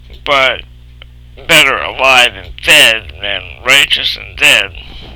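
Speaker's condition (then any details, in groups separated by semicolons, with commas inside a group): Cerebral palsy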